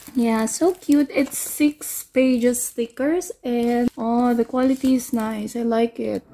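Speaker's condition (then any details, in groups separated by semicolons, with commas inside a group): No condition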